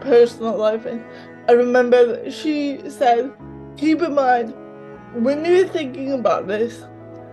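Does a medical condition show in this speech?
Yes: cerebral palsy, mild; mouth affected.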